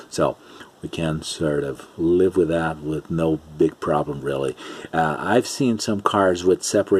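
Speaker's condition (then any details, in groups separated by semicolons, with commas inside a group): No condition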